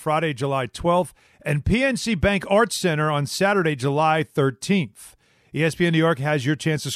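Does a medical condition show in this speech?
No.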